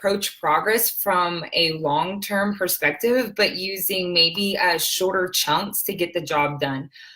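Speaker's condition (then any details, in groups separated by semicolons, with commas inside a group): No condition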